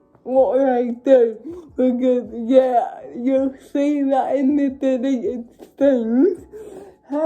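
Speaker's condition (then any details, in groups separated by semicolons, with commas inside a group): Cerebral palsy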